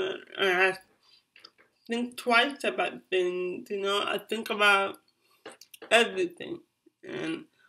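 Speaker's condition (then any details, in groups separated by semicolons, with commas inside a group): Cerebral palsy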